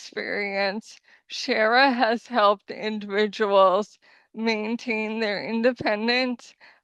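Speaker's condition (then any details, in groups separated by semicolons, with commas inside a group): ALS; diagnosed before age 35; voice loss early on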